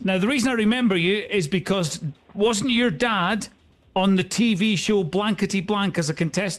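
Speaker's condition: No condition

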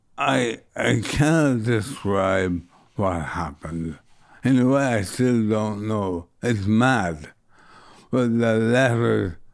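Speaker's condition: Motor neuron disease; losing voice, ragged voice, sometimes hard to understand, speaking takes effort, hears own voice differently, swallowing affected

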